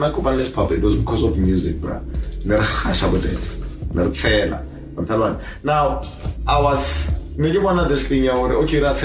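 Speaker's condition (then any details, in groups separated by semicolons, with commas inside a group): No condition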